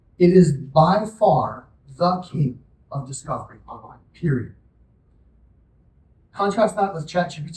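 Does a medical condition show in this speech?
No.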